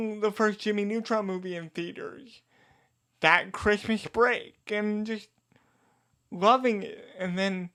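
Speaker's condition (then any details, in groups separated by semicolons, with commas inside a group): Cerebral palsy; diagnosed age two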